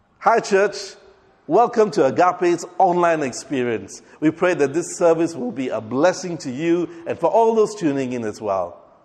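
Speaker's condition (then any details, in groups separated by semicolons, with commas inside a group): No condition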